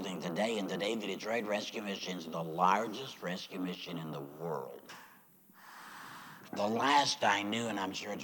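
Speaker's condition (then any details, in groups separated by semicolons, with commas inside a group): Laryngectomy; says used to serve God with voice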